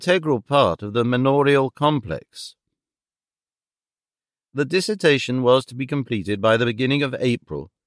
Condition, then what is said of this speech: None; typical speech.